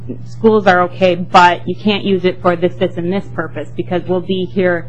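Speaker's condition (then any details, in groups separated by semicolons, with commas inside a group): No condition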